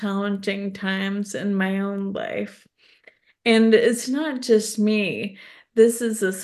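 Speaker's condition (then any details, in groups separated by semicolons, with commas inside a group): ALS; progressive neurological disease, repeated falls on walks from about two years ago, tongue fasciculations, specialist-confirmed diagnosis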